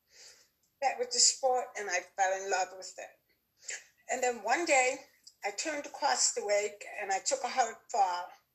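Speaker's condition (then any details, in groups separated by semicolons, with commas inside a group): Deafness; born with normal hearing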